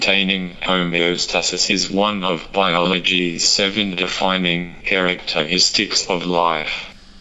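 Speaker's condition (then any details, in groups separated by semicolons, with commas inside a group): Motor neurone disease, speech-generating device; diagnosed about three years before recording, eye-gaze tracking device on tablet with computer-generated voice; communicates using eyes, eye-gaze tracking device mounted on tablet; speaks only through computer-generated voice controlled by eye gaze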